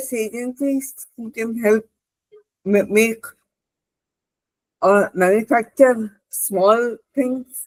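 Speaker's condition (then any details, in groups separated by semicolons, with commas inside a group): Cerebral palsy; spastic left hand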